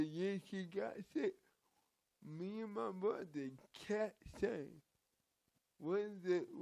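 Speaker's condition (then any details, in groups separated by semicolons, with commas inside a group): Cerebral palsy; from birth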